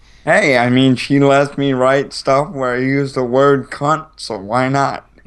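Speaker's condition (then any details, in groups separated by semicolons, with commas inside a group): Cerebral palsy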